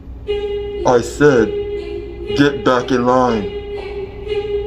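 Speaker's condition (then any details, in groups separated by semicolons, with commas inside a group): No condition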